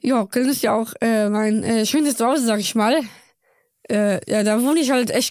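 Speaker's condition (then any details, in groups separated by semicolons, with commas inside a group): Down syndrome; congenital, born in Köln, chromosome 21 present three times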